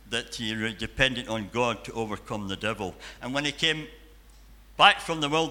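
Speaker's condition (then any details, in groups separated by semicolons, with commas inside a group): Cleft palate and cleft lip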